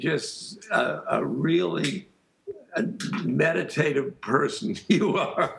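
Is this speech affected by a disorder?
Yes: aphasia; aphasia after stroke; speech still stops at times; and things like that.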